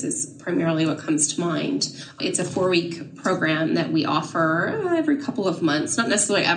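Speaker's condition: No condition

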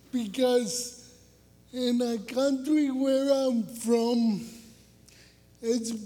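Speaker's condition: Cerebral palsy; born about two weeks early

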